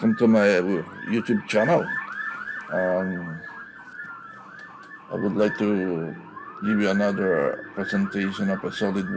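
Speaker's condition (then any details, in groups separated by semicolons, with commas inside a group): No condition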